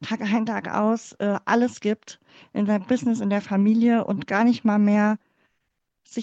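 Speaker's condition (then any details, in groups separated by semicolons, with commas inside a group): Cleft palate; congenital, born in former GDR, infant feeding difficulty, mother's fingers closed palate, palate surgically closed; speaking in front of class or using voice in speech never felt easy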